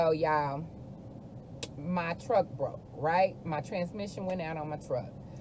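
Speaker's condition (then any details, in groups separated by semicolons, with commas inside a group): No condition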